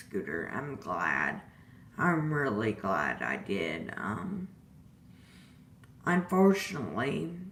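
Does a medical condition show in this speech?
Yes: disability causing slurred speech.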